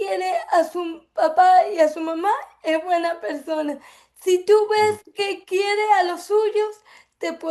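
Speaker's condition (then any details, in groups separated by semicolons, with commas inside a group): Cerebral palsy; from birth; affects speech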